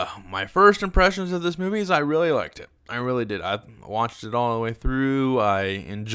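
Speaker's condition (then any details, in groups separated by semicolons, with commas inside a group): No condition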